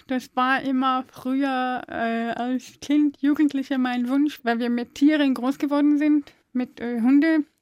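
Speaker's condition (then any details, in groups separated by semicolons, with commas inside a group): Deafness; deaf since birth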